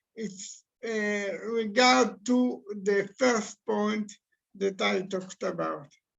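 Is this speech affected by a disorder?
Yes: cerebral palsy.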